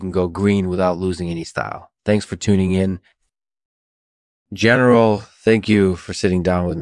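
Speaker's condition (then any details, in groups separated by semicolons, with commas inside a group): No condition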